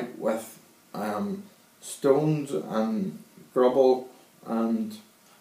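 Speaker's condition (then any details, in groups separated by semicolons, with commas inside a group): Cerebral palsy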